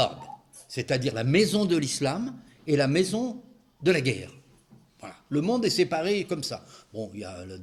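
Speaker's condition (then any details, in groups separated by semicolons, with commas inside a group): No condition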